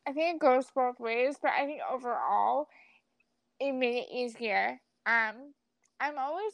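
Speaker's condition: Cerebral palsy; lifelong, wheelchair user, able to stand only with someone supporting weight; uses wheelchair

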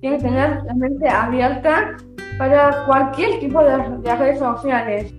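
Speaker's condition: Down syndrome; from birth

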